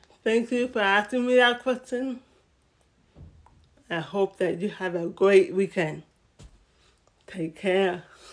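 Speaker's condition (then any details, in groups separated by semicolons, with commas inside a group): Cerebral palsy; atypical speech, often not understood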